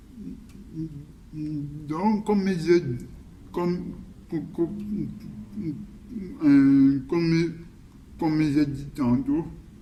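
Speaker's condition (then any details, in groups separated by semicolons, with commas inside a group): Cerebral palsy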